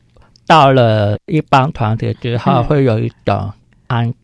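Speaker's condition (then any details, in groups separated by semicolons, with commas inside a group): Hearing impairment; congenitally deaf, hearing aid, attended Shuanglian elementary hearing resource class, mainstream schools, uses spoken and sign language; spoken clarity below typical speakers, spoken language learned with difficulty in childhood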